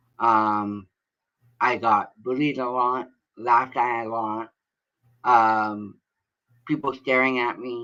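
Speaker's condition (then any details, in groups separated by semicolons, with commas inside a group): Cerebral palsy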